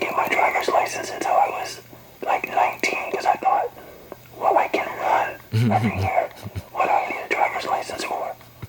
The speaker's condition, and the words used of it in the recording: Parkinson's disease. And so, to help me be able to be heard, I have a amplifier that I use so people can hear me.